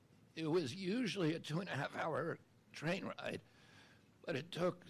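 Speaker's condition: Spasmodic dysphonia; sudden onset at age 42

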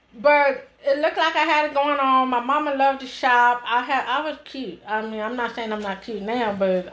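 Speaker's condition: Hearing loss; 80% hearing loss from birth, umbilical cord around neck, red hearing aids, taught Signing Exact English; hears and speaks well, understands sign language, signs less fluently

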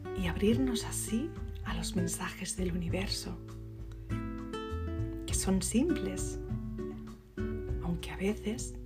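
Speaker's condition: No condition

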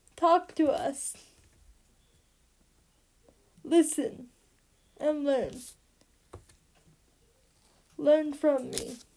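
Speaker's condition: Cerebral palsy; trouble getting words out, speaking only two words at a time

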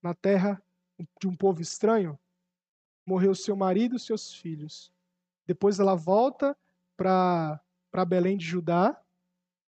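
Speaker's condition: No condition

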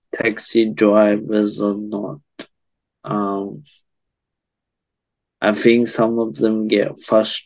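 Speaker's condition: Cerebral palsy

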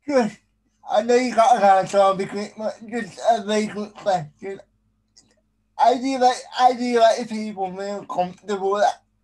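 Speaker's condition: Spastic quadriplegic cerebral palsy; able to communicate, stutters a lot, worse when distracted by several things

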